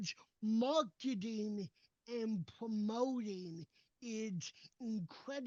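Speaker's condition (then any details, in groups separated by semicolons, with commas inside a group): Cerebral palsy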